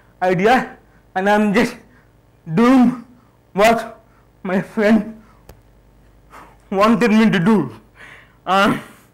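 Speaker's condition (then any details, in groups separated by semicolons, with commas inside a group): Cerebral palsy; hinders speech, sounds childlike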